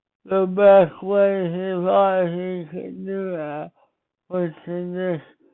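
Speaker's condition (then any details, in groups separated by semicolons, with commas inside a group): Speech impairment after birth surgery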